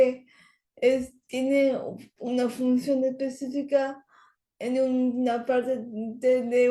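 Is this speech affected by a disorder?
Yes: cerebral palsy.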